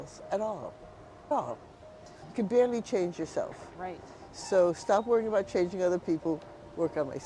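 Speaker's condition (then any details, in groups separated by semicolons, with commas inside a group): No condition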